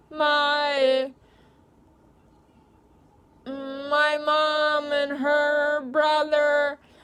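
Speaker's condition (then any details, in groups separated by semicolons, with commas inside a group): Cerebral palsy; leg spasticity, baclofen pump, hip rotation surgery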